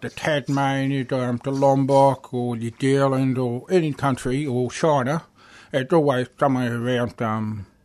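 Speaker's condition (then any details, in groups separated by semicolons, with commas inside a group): Deafness; asks others to speak slowly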